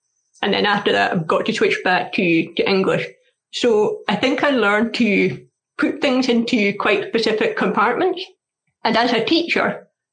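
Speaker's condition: Deafness; repetition

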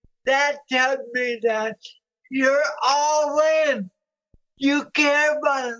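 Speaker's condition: Cerebral palsy

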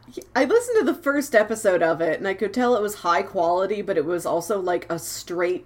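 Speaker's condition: No condition

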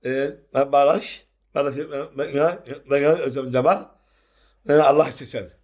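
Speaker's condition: Down syndrome; answers relayed by interpreter; hard to understand for strangers, host understands part, acquaintances more, family fully

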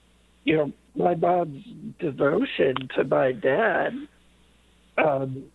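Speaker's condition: Late-onset Pompe disease; onset age 5-6, misdiagnosed as muscular dystrophy at 23 for 26 years; infusion treatment, over 250 infusions, service dog Coppola from Canine Companions, physical activity limited

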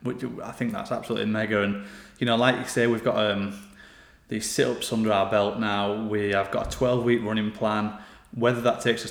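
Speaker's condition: No condition

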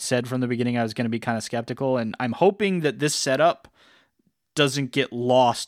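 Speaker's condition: No condition

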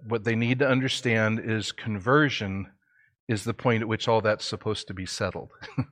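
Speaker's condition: No condition

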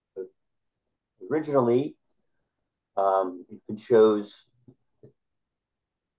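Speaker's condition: Stuttering; stutter since childhood, known to classmates at earlier school before 7th grade; adult, past college freshman year, working, constantly trying to improve stutter; uses small talk to avoid stuttering, talked little as child, discloses stutter, training others builds confidence; blocks

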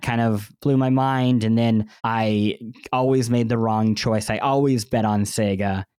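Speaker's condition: Cleft lip and palate; bandaged

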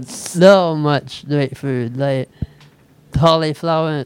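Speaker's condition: Speech impediment; switched to typing instead

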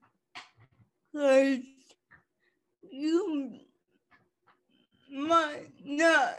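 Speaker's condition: Cerebral palsy; uses songs to get point across

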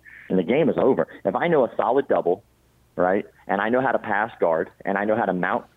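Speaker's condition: Cleft palate; congenital, many surgeries in childhood, facial scars

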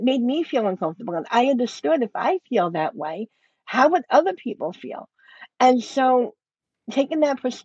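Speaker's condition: Cleft lip and palate; congenital, surgeries from 2 months, lip and palate closure, nose reconstruction, two bone grafts, ear tubes; speech affected, workplace discrimination over how speaks

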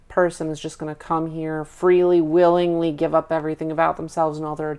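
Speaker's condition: No condition

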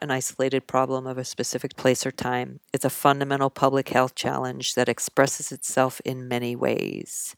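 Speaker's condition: No condition

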